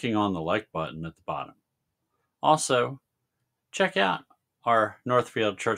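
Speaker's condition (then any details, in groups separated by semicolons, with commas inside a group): No condition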